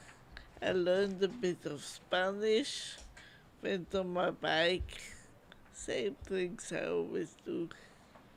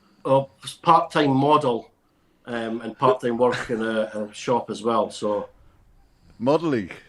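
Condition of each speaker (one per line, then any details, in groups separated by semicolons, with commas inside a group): Multiple sclerosis
No condition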